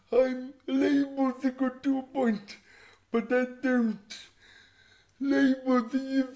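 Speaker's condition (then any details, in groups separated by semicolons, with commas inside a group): Cerebral palsy; voice described as unusual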